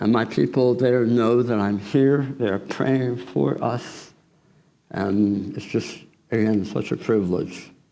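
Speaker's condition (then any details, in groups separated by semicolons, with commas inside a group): Tongue cancer surgery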